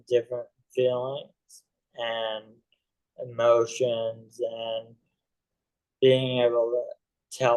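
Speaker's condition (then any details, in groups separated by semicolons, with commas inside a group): ALS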